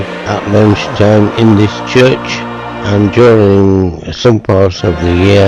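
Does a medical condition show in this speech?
Yes: motor neuron disease.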